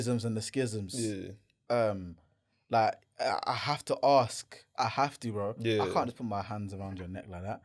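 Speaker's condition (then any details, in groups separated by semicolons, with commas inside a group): No condition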